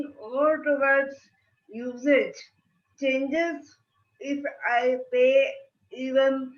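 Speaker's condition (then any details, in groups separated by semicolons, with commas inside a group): Cerebral palsy; permanent speech problem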